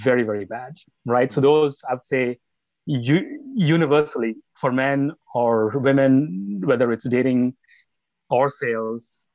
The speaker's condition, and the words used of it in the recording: Stuttering. I sometimes pause. Sometimes the words do not come out when I want them to.